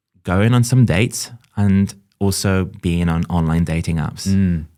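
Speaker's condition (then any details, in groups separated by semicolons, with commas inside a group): No condition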